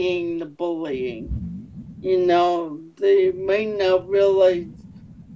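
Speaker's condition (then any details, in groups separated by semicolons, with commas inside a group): Cerebral palsy; able to speak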